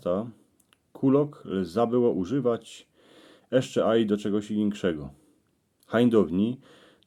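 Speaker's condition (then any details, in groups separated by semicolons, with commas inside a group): No condition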